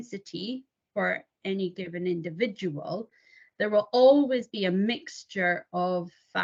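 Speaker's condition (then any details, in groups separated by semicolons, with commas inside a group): No condition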